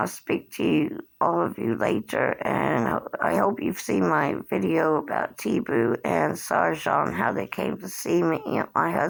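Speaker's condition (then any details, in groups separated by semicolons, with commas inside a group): Cerebral palsy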